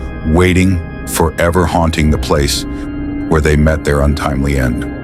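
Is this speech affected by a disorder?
No.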